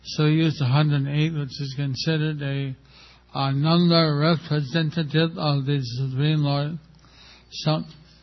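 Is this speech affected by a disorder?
Yes: stroke with facial paralysis; speaks very carefully to be understood, listeners need to give attention.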